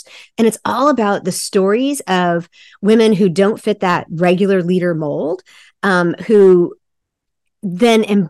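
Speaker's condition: No condition

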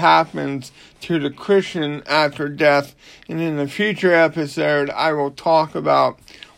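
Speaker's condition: Cerebral palsy; cerebral palsy since birth

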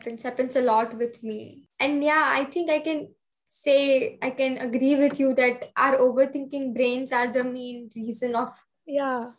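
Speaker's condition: No condition

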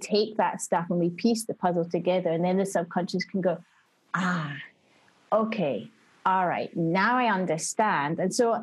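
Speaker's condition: No condition

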